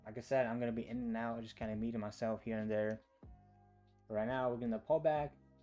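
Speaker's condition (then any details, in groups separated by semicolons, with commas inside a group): No condition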